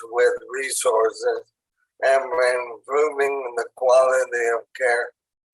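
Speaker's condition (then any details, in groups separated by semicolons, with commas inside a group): ALS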